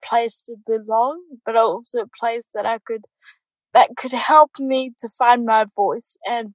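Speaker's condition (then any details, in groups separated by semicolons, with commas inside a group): Cerebral palsy; congenital cerebral palsy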